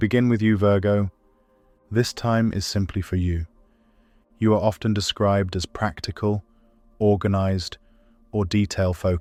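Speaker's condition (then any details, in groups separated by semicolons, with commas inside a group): No condition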